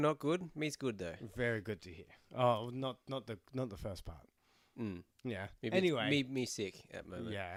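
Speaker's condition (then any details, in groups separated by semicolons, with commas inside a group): No condition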